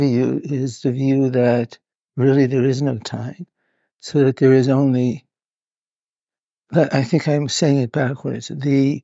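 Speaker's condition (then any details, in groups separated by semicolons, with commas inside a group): Parkinson's; audio hard to capture at points, partly due to movement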